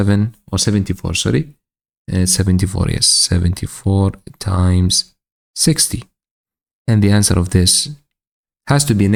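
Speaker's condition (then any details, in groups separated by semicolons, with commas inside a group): No condition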